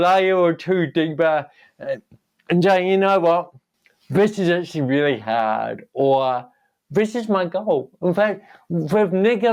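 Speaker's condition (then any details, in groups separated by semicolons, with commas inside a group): Cerebral palsy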